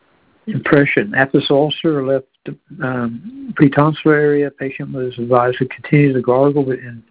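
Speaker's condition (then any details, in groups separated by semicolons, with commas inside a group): No condition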